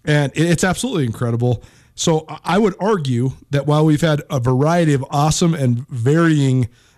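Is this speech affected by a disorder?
No.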